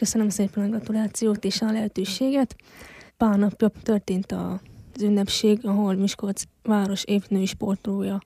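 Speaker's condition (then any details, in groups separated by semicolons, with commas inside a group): Hearing loss since birth; congenital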